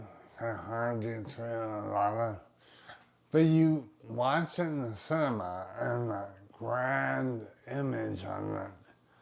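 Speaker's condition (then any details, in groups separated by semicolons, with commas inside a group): Brain injury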